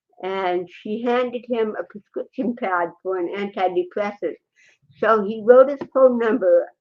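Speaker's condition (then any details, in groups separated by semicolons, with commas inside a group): Cerebral palsy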